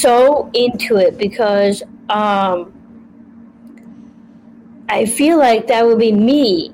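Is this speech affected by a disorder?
Yes: Down syndrome; trisomy 21, congenital.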